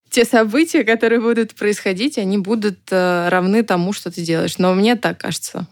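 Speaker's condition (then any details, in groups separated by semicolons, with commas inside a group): No condition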